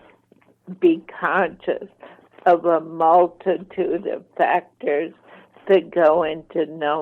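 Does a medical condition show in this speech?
Yes: ALS, mild; voice slightly impaired.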